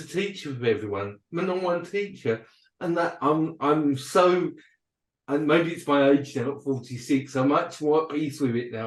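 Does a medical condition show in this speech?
Yes: cerebral palsy and dyspraxia.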